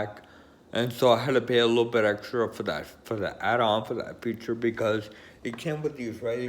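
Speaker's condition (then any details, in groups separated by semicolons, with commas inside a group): Friedreich's ataxia; electric wheelchair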